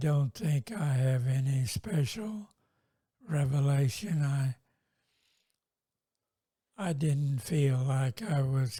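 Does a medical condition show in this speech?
Yes: multiple sclerosis; progression stopped, 91 years old.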